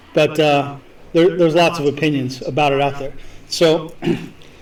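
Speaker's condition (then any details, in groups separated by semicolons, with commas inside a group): No condition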